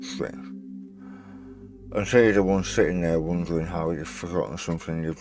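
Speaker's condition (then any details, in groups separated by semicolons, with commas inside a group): Stage 4 tongue cancer; half tongue removed, radiotherapy, stage 4 at diagnosis; surgery and radiotherapy finished, recovering; numb tongue, weak swallow, coughs food up, singing voice unrecognisable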